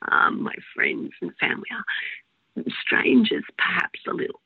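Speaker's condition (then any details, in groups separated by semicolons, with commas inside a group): Spasmodic dysphonia; onset about 16 years ago, saw ear nose and throat specialist, diagnosed after over 12 months; about 16 years since onset, persistent with treatment, uses strategies to short-circuit spasms; words disappear like bad phone reception, bits of words lost, holds voice box, cough or hiccup resets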